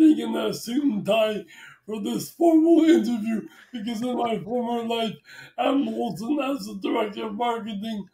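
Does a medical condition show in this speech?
Yes: traumatic brain injury; initially expected never to speak or eat, now speaks.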